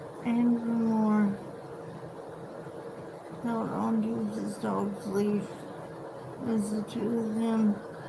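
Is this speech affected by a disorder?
Yes: cerebral palsy.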